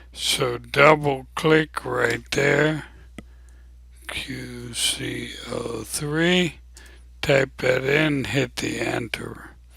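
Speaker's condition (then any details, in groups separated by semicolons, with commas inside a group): ALS; abnormally slow voice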